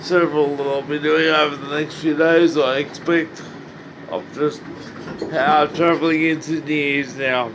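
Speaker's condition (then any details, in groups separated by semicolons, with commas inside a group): Cerebral palsy; uses wheelchair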